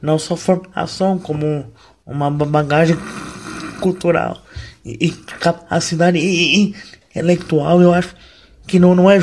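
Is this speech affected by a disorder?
Yes: cerebral palsy, mild; voice mildly affected, occasional voice breaks.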